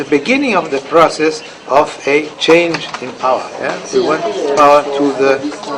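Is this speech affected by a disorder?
No.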